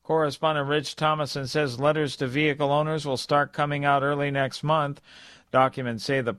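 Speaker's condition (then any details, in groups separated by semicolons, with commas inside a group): No condition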